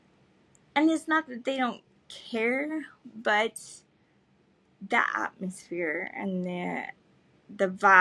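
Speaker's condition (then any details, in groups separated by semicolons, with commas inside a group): Cerebral palsy; spastic legs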